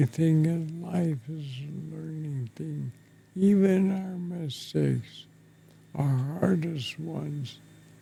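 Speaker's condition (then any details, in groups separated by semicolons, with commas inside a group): ALS; affects chest and throat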